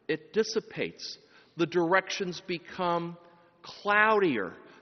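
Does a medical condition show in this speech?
No.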